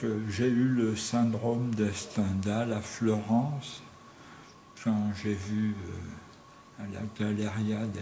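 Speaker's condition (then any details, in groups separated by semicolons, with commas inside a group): Tongue cancer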